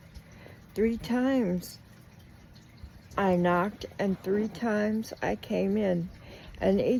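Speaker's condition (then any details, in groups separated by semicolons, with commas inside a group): Cerebral palsy; speech noticeably atypical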